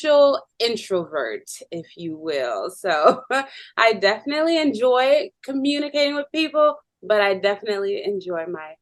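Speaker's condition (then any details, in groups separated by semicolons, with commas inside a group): No condition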